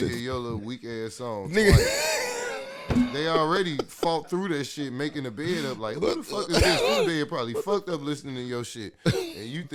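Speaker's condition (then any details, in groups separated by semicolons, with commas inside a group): No condition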